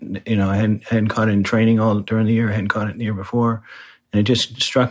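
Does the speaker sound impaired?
Yes: Parkinson's disease; right-side weakness at onset, diagnosed by neurologist, confirmed by second opinion, heavy weightlifting slows progression; about 6 years since diagnosis, low medication first 3 years, more as symptoms worsen.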